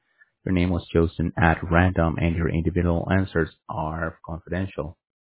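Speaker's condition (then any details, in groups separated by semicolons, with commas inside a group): No condition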